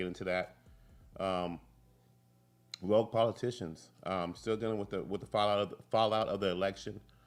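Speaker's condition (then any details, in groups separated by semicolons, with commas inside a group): No condition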